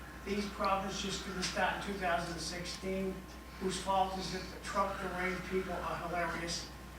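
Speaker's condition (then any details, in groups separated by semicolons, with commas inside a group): No condition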